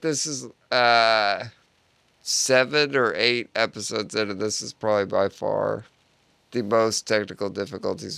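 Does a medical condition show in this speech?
Yes: Duchenne muscular dystrophy; relies on breathing machine.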